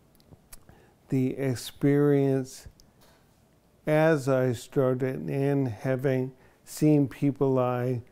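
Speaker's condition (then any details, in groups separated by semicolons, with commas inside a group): ALS; onset in one foot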